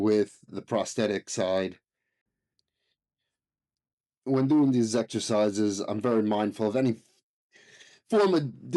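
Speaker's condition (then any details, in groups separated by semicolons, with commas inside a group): No condition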